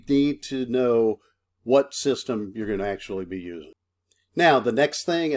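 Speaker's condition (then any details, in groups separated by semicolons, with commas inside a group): No condition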